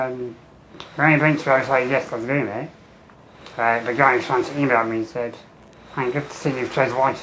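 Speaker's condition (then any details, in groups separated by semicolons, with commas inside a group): Muscular dystrophy; tracheostomy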